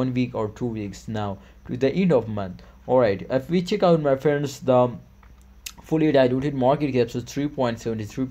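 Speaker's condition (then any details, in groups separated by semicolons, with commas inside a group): No condition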